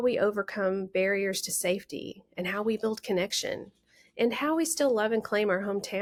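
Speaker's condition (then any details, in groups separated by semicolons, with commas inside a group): No condition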